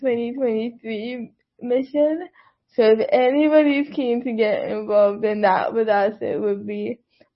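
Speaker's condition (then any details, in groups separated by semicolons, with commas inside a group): Cerebral palsy; quadriplegic, wheelchair user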